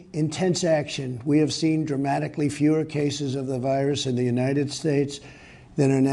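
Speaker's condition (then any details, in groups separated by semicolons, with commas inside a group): No condition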